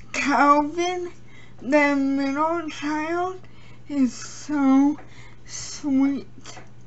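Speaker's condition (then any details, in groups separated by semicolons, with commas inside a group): Cerebral palsy; spastic quadriplegic, underdeveloped central nervous system, born 3 months premature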